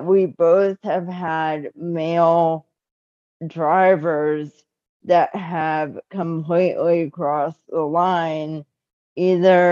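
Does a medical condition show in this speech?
Yes: cerebral palsy.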